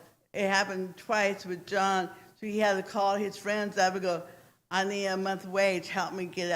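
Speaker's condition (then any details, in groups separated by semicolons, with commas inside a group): Cerebral palsy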